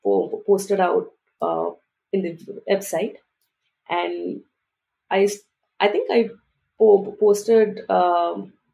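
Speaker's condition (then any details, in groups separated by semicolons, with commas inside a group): Stuttering; stuttering since about age 3, grew up in India speaking Telugu, English and Hindi; variable, some days fluent even in stand-up meetings, other days hard to get words out; blocks and pauses, hard syllables and phonics trigger blocks, nervous in groups; repeated sounds, prolonged sounds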